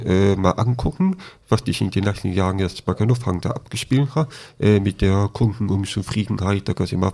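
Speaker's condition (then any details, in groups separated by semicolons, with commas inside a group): Deafness with cochlear implant, congenital deafness; cochlear implant surgery at 13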